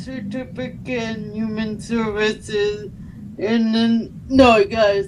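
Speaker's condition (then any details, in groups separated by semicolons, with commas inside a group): Cerebral palsy; able to speak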